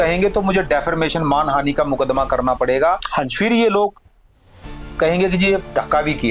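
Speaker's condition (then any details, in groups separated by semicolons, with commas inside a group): No condition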